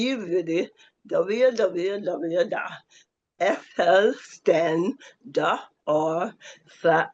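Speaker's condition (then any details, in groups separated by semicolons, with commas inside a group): Cerebral palsy; affects voice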